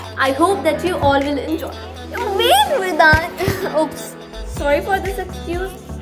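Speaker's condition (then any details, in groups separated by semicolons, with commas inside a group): No condition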